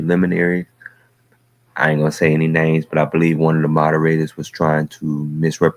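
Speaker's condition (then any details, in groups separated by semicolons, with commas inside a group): No condition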